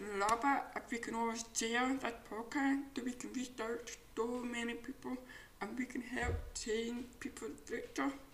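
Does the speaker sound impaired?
Yes: profound deafness; present since birth, struggled with hearing before implant.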